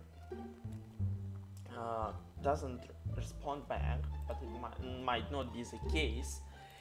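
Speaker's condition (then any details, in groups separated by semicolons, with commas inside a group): No condition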